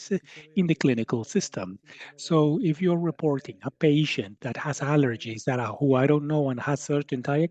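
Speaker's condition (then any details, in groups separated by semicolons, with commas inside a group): No condition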